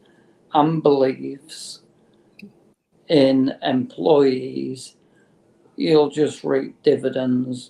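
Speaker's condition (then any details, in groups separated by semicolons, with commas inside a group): Motor neurone disease; terminal, no cure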